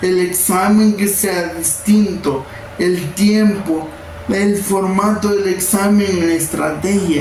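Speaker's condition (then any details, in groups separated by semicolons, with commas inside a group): Cerebral palsy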